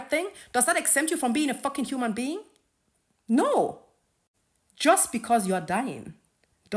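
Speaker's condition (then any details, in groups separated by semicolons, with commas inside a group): No condition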